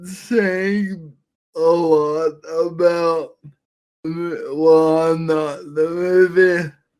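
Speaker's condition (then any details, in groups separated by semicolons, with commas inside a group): Friedreich's ataxia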